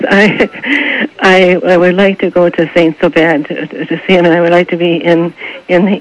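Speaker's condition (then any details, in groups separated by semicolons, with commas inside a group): Parkinson's disease; ongoing full circle of therapy, support group, sees special psychiatrist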